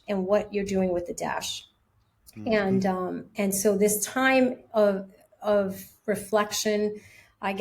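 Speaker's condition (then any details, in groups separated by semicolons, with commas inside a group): No condition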